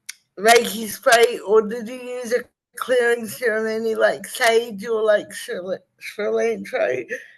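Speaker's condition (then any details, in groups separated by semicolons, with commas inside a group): Cerebral palsy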